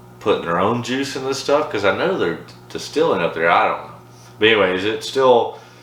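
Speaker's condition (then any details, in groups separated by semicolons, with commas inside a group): No condition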